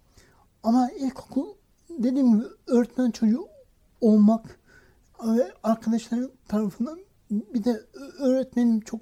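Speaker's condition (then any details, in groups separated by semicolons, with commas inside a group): Cerebral palsy; from birth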